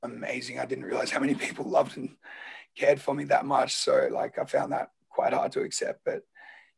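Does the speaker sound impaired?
Yes: laryngeal cancer; laryngeal tumour removed by surgery then regrew, voice box kept, voice box removal if it recurs; raspy voice led to diagnosis, voice still wrecked for a while, swallowing painful during radiotherapy.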